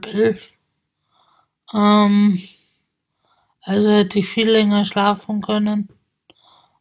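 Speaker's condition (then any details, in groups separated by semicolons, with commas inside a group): Spasticity from birth; multiple sclerosis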